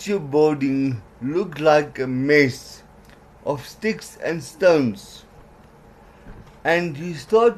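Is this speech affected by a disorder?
Yes: cerebral palsy; legs affected.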